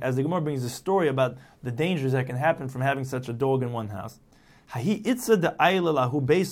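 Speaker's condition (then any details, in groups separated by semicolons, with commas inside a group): No condition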